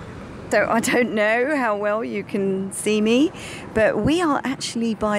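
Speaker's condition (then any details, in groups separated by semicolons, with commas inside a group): No condition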